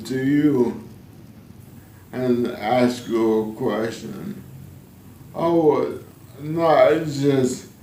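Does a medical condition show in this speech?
Yes: ALS; spasticity main symptom.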